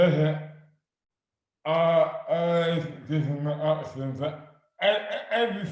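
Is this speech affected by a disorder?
Yes: dystonia; affects hands and speech.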